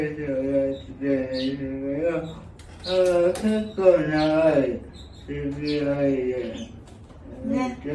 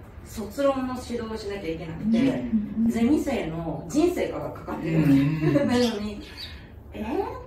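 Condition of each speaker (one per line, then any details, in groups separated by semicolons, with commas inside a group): Cerebral palsy; muscle tension
No condition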